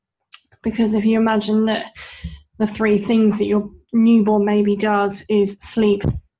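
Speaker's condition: Bilateral cleft lip and palate; congenital

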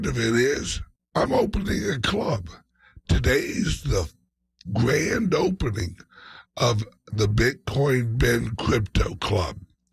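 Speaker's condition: Speech impediment, mild

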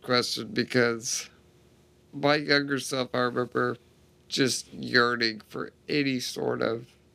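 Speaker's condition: Duchenne muscular dystrophy; wheelchair since age 12

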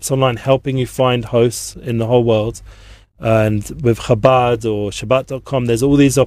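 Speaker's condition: No condition

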